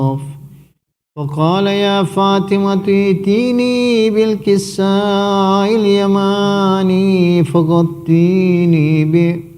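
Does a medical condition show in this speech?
No.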